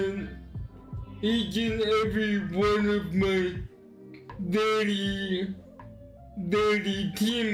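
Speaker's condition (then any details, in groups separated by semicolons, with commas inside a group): Cerebral palsy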